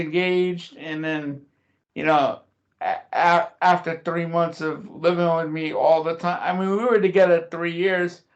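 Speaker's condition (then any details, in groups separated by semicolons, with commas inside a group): Cerebral palsy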